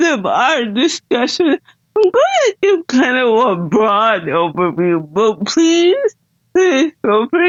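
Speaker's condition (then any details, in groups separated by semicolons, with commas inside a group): Cerebral palsy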